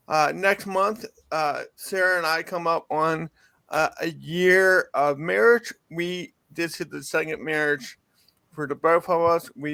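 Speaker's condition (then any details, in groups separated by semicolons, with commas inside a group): Cerebral palsy; from birth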